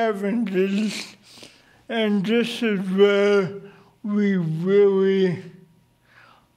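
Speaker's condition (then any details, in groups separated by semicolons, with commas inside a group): Cerebral palsy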